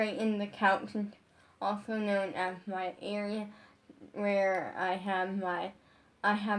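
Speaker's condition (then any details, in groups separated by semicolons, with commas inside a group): Brain injury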